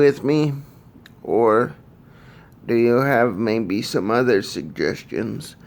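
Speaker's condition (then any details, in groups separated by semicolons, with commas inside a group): Cerebral palsy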